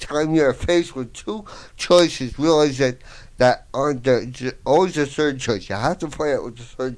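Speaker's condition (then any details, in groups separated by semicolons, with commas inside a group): Voice box damage, traumatic brain injury; half lung capacity lost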